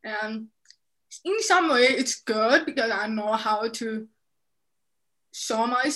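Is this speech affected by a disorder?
Yes: deafness; profound, noticed at 7 months, unknown cause, bilateral cochlear malformation, left cochlear implant at 3; speech therapy for speaking and listening in deaf and hard of hearing program.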